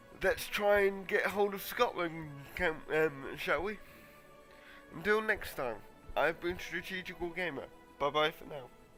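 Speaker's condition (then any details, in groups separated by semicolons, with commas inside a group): Cerebral palsy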